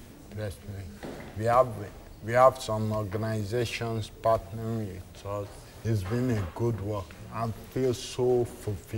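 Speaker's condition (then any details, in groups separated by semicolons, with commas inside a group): Cerebral palsy; affects movement and muscle tone; articulate, sings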